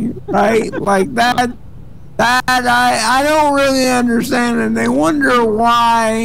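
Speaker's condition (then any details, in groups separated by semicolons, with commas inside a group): Cerebral palsy; speech sounds drunk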